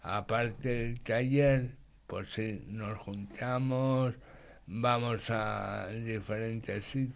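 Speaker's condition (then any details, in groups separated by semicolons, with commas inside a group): Condition akin to cerebral palsy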